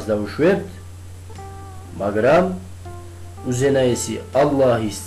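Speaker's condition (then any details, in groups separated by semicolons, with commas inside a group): No condition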